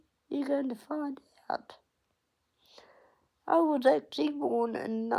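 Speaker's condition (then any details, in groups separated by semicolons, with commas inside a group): Cerebral palsy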